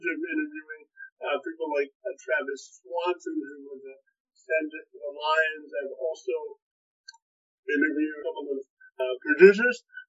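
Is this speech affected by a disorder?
Yes: cerebral palsy, spastic quadriplegia.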